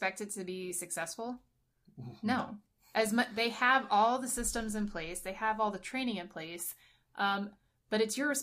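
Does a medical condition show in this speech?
No.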